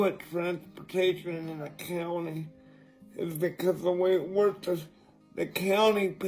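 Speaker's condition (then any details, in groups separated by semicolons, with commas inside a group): Cerebral palsy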